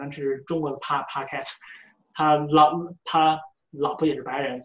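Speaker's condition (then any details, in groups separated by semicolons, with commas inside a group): Stuttering; native Mandarin speaker, moved to US at 17, few therapy sessions in remote Beijing suburb, worse, stopped; blocks on first word, stutters less in Chinese than English, harder to understand in English; repeated sounds, repeated words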